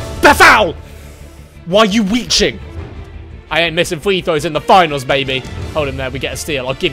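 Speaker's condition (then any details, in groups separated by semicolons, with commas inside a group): No condition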